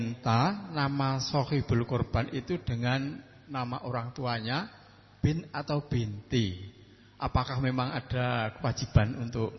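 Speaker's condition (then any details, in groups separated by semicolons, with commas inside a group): No condition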